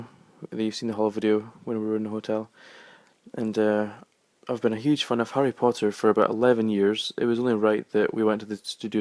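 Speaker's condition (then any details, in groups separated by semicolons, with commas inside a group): No condition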